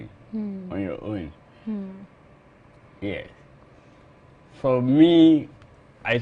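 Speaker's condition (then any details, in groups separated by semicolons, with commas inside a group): Cerebral palsy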